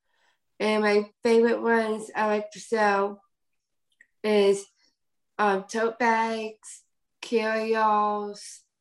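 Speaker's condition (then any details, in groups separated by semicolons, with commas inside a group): Down syndrome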